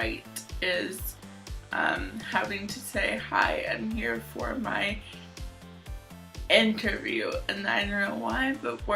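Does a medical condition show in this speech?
Yes: cerebral palsy, mild.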